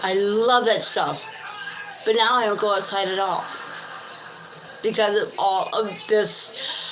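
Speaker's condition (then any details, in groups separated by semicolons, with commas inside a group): Cerebral palsy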